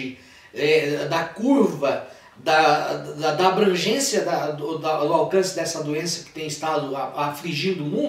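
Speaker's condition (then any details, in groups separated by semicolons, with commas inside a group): No condition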